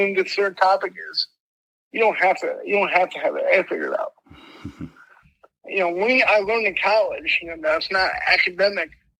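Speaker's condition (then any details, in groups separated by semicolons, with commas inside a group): Mild cerebral palsy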